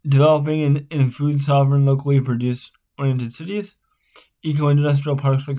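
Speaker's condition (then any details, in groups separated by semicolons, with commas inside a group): Spastic cerebral palsy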